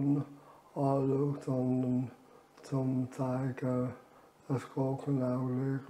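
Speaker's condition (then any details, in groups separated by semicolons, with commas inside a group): Amyotrophic lateral sclerosis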